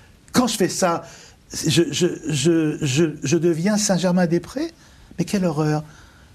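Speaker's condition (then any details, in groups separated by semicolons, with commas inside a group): Stuttering; childhood onset around CM1-CM2, linked to forced right-handedness as left-hander, no speech therapy as child; still stutters, nearly 74, self-taught coping; keeps substitute words in reserve, initial r hard, short concise sentences, less stuttering when words respected; repeated words, prolonged sounds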